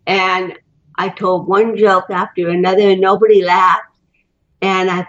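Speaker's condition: Cerebral palsy; botox

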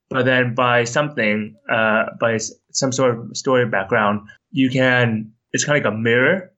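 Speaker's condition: No condition

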